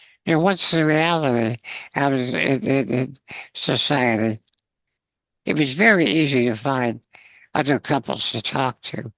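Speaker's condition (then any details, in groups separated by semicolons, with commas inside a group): Spinal muscular atrophy; congenital, muscle weakness, wheelchair user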